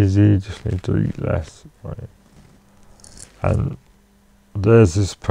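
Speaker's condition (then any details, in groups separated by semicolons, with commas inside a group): Cerebral palsy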